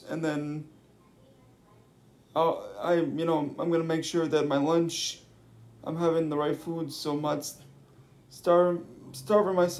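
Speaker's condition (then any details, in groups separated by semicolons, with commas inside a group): Cerebral palsy; wheelchair user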